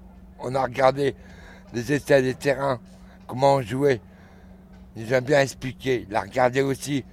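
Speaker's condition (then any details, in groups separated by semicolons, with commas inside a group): Throat cancer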